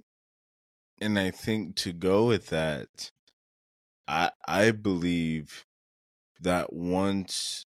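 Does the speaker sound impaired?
Yes: cerebral palsy; never tried marijuana for it.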